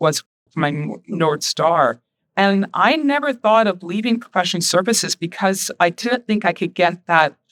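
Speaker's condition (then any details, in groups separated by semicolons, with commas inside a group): No condition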